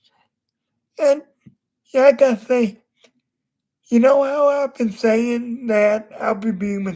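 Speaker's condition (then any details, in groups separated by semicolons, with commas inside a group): Cerebral palsy; wheelchair user, unable to walk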